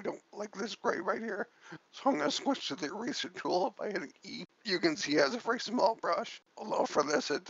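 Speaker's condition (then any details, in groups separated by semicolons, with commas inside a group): Cerebellar ataxia from brain tumour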